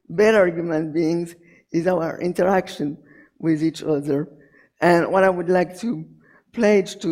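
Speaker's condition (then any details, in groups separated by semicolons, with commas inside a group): Cerebral palsy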